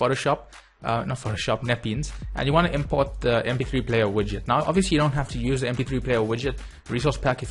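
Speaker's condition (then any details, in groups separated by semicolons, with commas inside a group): No condition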